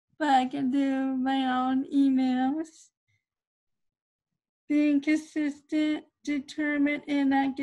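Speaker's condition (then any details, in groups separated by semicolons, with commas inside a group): Cerebral palsy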